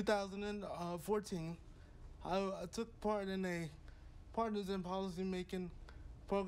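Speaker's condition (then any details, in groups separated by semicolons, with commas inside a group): Cerebral palsy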